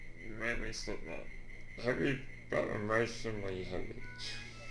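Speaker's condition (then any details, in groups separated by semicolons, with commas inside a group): Duchenne muscular dystrophy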